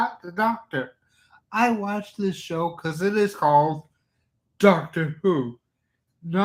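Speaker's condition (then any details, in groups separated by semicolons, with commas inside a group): Cerebral palsy; from birth, cannot type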